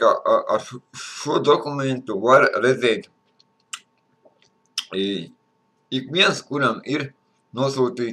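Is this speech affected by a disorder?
Yes: cerebral palsy; speech not very clear.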